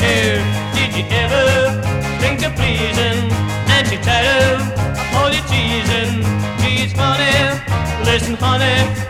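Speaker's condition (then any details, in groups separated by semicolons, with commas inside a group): No condition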